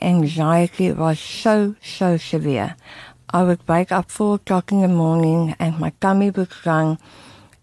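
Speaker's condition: Tongue removal for cancer; two surgeries, 8-hour resection with skin graft free flap reconstruction, small back part left; relearned speaking from scratch with speech therapist, could not speak after surgery, remaining tongue enables swallowing

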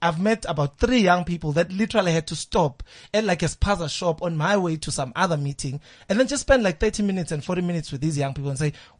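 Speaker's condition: No condition

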